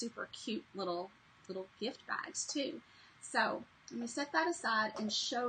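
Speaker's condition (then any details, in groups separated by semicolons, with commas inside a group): No condition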